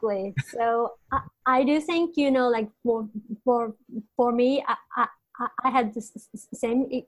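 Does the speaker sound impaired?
Yes: stuttering; stutter since childhood, grew up in China without speech therapy, persists into adulthood; hid stutter while growing up, shame about stuttering held back for years; here repeated sounds, repeated words, prolonged sounds.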